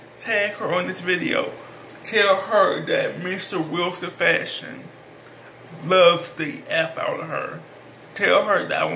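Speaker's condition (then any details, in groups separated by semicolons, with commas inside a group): Cerebral palsy; speech is not the best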